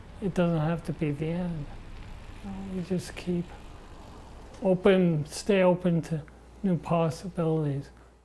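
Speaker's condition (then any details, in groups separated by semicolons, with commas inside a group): Parkinson's disease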